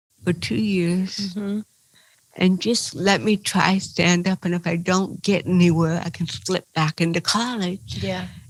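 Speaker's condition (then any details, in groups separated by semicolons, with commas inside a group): Cerebral palsy; from birth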